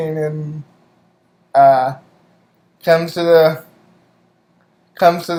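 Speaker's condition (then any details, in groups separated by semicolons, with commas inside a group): Cerebral palsy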